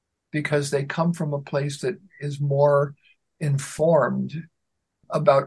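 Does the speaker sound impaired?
No.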